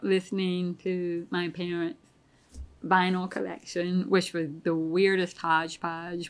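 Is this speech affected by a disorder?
Yes: deafness; pretty bad tinnitus.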